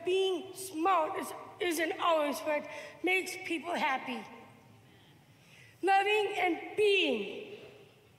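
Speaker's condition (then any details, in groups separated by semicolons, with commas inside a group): Down syndrome; diagnosed at birth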